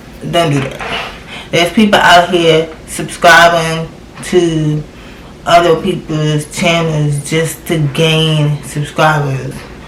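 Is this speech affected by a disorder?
Yes: cerebral palsy.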